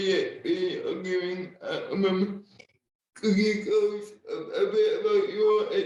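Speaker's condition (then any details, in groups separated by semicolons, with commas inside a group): Cerebral palsy, spastic and dyskinetic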